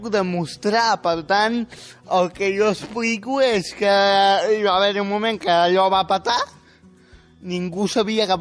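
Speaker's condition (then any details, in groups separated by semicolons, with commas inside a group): Spastic quadriplegic cerebral palsy; neurons lost, no control of legs, legs strapped to keep controlled, uses wheelchair, doctor error suspected but unproven; control of speech retained, good communicative ability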